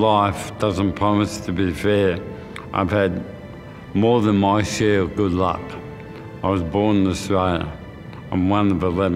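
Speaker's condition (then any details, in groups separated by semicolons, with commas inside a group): Motor neurone disease; hand onset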